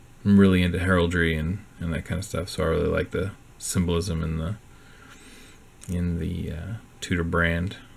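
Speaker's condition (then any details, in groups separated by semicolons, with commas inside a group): No condition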